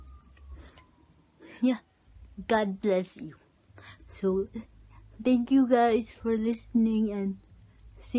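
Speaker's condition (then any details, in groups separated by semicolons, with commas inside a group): Cerebral palsy; present from birth, cannot walk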